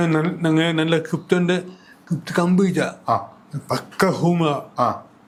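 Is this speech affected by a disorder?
Yes: cerebral palsy.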